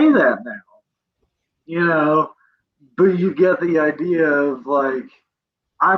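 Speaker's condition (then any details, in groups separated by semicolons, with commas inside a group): Cerebral palsy; present from birth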